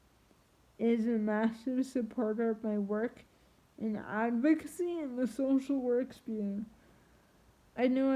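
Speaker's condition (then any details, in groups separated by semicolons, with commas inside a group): Triplegic cerebral palsy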